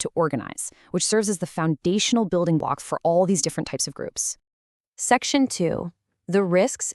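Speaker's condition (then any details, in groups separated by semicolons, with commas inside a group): No condition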